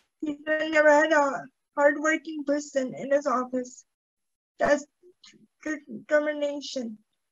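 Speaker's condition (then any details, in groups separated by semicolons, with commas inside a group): Cerebral palsy; told would never walk but walks, some movement limitations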